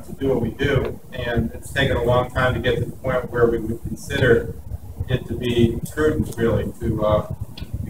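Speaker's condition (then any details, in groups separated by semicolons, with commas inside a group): No condition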